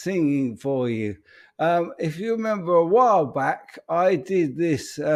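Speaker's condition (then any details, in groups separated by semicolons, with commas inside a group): ALS; speech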